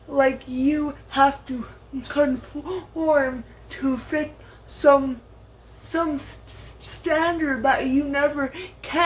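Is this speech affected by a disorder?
Yes: cerebral palsy, severe.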